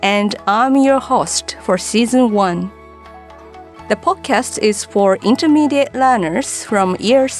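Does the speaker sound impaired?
No.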